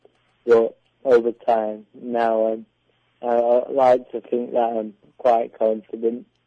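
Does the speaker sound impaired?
Yes: cerebral palsy; cerebral palsy from birth, predicted never to walk, walked with walking frame, prone to rounded shoulders; back training straightened posture and shoulders; delayed development and talking, speech therapy paid by parents.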